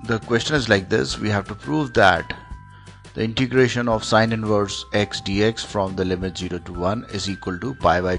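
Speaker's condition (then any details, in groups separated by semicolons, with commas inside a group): No condition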